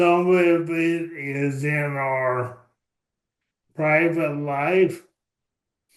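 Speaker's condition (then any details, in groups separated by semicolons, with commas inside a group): ALS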